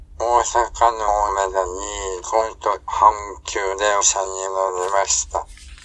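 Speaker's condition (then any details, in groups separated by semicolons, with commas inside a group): ALS, speech-generating device; tracheostomy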